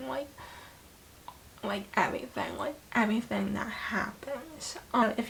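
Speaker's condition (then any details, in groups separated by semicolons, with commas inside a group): Hemiplegic cerebral palsy; very few words as preschooler, speech therapy from infancy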